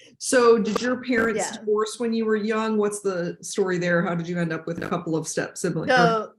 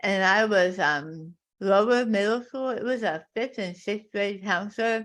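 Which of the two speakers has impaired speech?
The second: tongue cancer; stage four tongue carcinoma, half tongue removed; one year post surgery, radiation and chemotherapy; voice changed and abnormal, tracheotomy affected speech, past feeding tube.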